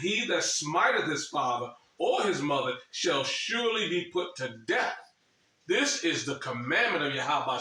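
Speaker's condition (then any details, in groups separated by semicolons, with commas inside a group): No condition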